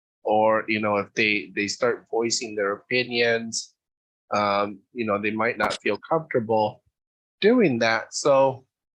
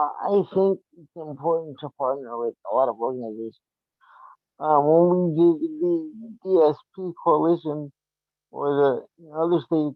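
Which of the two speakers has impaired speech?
The second: cerebral palsy.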